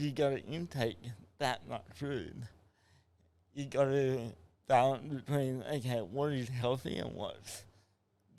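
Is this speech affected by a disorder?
Yes: cerebral palsy.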